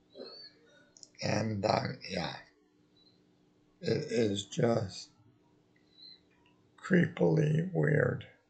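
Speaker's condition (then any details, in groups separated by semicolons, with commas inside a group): Multiple sclerosis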